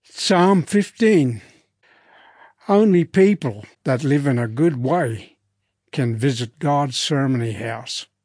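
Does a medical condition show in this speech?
No.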